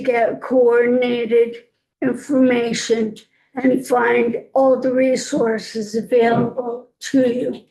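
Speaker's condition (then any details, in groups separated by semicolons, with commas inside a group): ALS; voice obviously deteriorating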